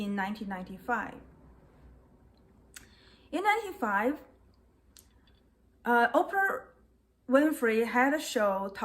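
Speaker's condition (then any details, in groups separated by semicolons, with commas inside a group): No condition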